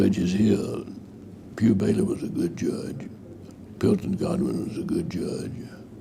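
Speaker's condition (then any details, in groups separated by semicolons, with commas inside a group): Parkinson's disease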